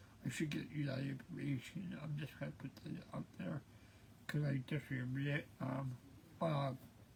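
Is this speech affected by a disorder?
Yes: cerebral palsy; present since birth.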